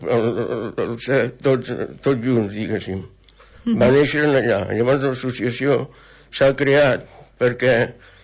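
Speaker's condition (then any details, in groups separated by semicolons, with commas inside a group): Parkinson's disease; weekly supervised table tennis program, Cert Tenis Taula with Àrea Bàsica de Salut de l'Escala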